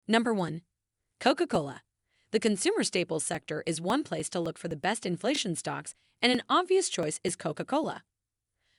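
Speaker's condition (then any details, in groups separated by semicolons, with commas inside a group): No condition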